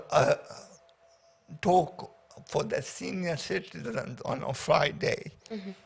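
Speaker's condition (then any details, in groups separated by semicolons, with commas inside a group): Paraplegia with essential tremor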